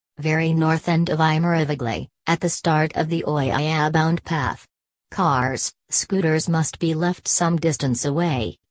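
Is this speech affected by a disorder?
No.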